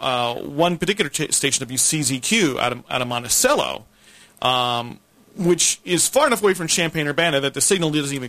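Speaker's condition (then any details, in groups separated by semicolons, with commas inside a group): No condition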